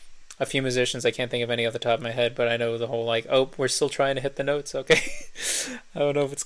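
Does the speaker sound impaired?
No.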